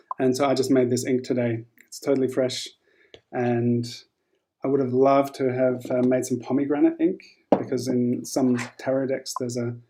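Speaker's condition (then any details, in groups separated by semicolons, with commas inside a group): No condition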